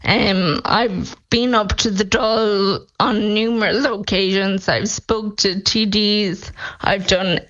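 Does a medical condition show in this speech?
Yes: Friedreich's ataxia; diagnosed at age 12, progressive neurological decline, about 16 years since diagnosis; age 28, losing mobility, neurologically declining monthly, no treatment available; speech deteriorating, voice expected to be lost, voice banked over hours, synthetic voice app on phone.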